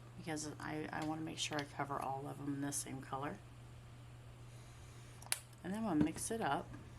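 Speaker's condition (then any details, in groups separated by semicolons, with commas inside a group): No condition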